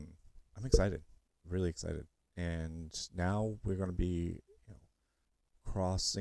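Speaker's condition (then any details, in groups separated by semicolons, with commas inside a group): No condition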